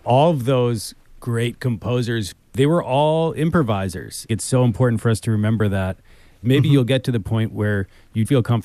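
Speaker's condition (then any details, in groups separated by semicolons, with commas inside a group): No condition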